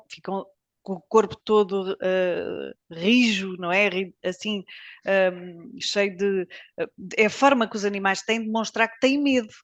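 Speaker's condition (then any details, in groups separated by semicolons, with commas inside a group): No condition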